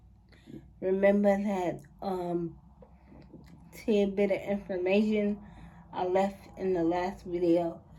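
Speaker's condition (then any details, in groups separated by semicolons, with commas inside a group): Cerebral palsy; spastic quadriplegic, all four limbs, muscle tightness; uses wheelchair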